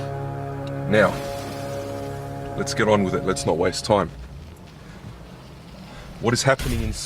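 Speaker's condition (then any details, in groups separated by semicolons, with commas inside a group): No condition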